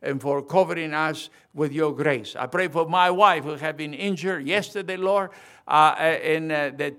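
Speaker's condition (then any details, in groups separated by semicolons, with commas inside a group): No condition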